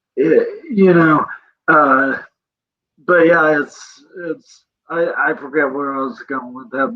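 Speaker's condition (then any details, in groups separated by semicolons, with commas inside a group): Cerebral palsy; present from birth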